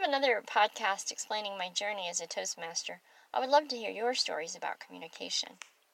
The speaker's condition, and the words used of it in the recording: Cleft palate. No longer do I have a mushy palate, and no longer does air push through to my nasal passage.